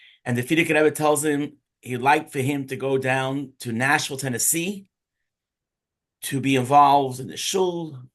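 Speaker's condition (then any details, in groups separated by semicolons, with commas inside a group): No condition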